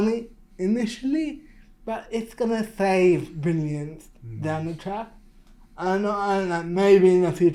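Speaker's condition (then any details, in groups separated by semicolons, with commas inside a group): Cerebral palsy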